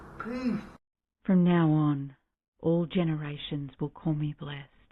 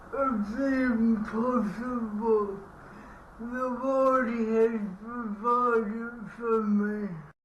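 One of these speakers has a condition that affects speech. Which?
The second: cerebral palsy; affects speech patterns, needs careful listening.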